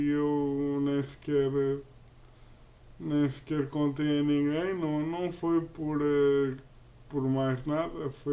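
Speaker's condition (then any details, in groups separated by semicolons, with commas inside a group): Cerebral palsy; uses a wheelchair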